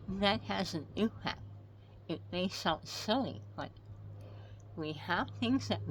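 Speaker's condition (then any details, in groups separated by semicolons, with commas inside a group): Head and neck cancer; multiple surgeries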